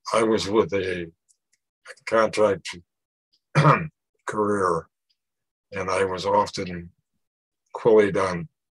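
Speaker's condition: Stroke; stroke shortly before recording; speech inhibited by stroke, may sound different

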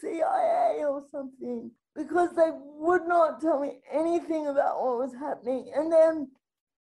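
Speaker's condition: Spastic quadriplegic cerebral palsy

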